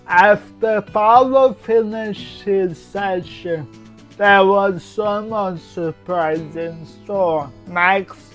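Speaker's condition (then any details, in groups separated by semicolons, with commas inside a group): Cerebral palsy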